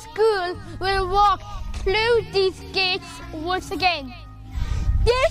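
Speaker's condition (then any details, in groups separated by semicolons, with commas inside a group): Down syndrome; 11-year-old boy; Monday Motivation podcast with dad Brian to help communication skills and confidence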